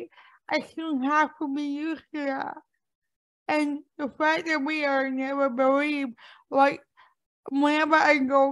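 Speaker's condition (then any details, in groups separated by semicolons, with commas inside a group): Cerebral palsy; impaired speech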